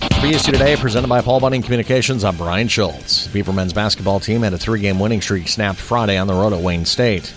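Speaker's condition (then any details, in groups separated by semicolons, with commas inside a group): No condition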